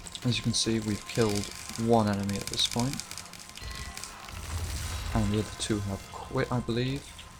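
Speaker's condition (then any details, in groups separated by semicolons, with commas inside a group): No condition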